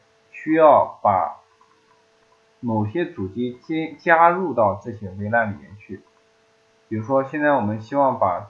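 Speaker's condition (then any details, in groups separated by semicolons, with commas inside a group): No condition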